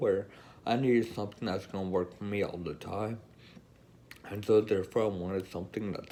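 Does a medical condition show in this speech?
Yes: Friedreich's ataxia.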